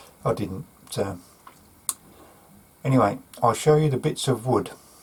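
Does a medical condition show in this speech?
No.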